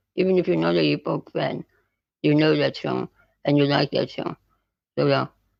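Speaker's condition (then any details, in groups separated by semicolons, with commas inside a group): Spinal muscular atrophy type 2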